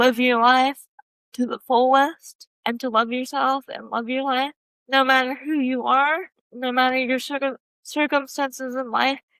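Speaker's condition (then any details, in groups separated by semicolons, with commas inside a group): Cerebral palsy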